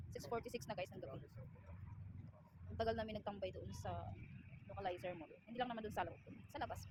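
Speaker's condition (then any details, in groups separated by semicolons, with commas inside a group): No condition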